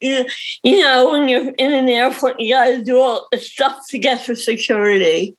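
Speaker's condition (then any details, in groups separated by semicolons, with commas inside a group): Cerebral palsy; reading disability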